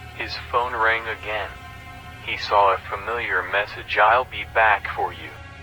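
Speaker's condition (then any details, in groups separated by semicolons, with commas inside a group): No condition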